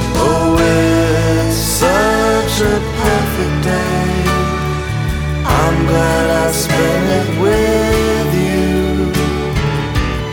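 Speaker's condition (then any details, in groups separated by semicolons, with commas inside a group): No condition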